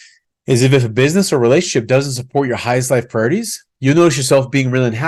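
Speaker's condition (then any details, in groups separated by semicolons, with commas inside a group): No condition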